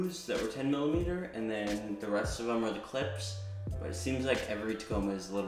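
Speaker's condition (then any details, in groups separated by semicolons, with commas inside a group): No condition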